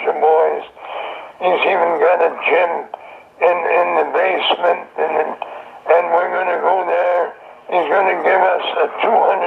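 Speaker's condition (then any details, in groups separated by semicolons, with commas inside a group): Throat cancer; survivor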